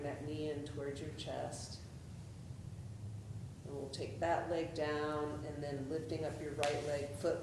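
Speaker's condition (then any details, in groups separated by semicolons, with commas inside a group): No condition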